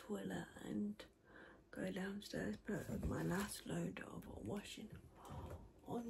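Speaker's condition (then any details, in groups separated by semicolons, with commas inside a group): Cerebral palsy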